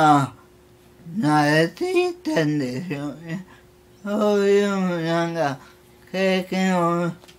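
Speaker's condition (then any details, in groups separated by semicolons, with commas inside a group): Cerebral palsy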